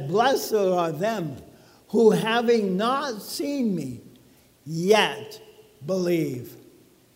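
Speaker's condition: ALS; talking a little bit funny

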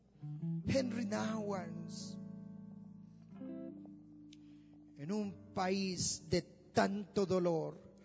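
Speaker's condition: No condition

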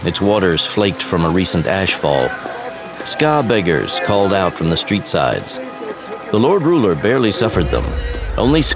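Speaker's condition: No condition

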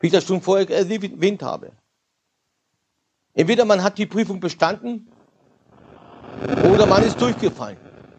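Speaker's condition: No condition

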